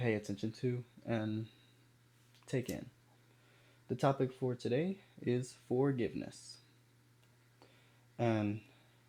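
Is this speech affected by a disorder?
No.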